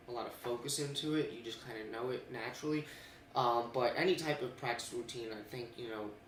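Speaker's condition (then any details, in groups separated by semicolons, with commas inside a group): No condition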